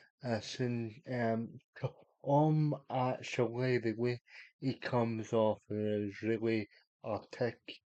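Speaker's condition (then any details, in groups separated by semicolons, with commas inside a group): Cerebral palsy; unable to walk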